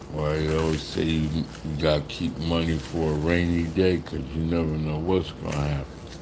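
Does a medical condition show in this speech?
Yes: slurred speech.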